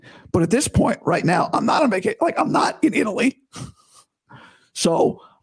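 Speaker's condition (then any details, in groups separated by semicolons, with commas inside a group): Vocal cord surgery recovery; not yet back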